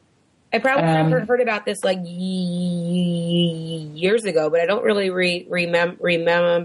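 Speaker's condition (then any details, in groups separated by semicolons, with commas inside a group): Stuttering; stutters openly now, once found it hard to let family hear stuttering; stuttering a lot lately, more than in a while, cause unclear, not stress-related; gets stuck on words, varies over time, some periods with little stuttering; repeated sounds, prolonged sounds, blocks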